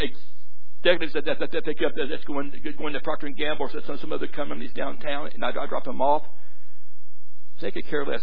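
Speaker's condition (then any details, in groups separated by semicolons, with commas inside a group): Stuttering; stutters less and talks slower when heartbroken; repeated sounds, repeated words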